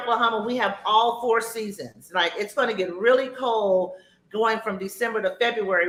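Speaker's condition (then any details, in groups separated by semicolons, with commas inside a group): No condition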